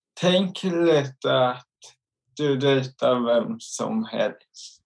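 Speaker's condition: Cerebral palsy; involuntary jerks

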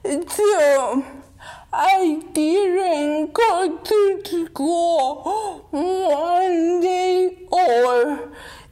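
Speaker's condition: Dystonia; wheelchair user

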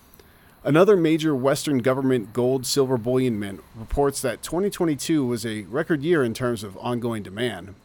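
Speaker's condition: No condition

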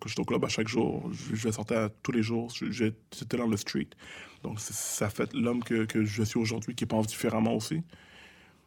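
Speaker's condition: Stuttering; childhood-onset stuttering, thought autistic as young child, spoke Creole, English and French mixed, fluent when rapping since teens; stuttering noticeable during this interview, as he points out himself, audible repetitions; stutters in conversation, strings syllables together very fast without stopping or tripping; repeated sounds, repeated words

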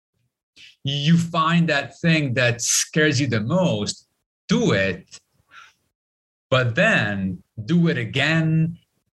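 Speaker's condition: Stutter; lifelong stutter, grew up stuttering in Lebanon, avoided speaking almost entirely for over 25 years; stutter may sound like internet problems, repeated fillers such as eh; prolonged sounds

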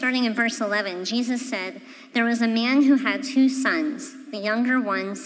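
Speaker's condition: Cleft palate; congenital

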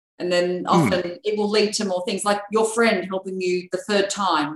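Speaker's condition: No condition

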